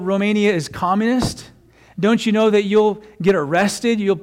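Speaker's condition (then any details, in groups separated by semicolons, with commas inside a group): No condition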